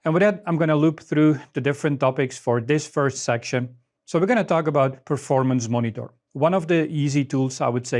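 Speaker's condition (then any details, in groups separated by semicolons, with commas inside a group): No condition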